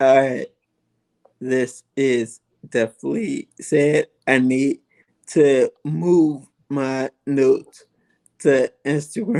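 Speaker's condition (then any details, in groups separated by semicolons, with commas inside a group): Multiple sclerosis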